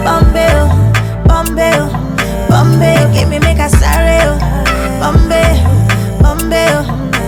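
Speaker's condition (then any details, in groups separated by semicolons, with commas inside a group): No condition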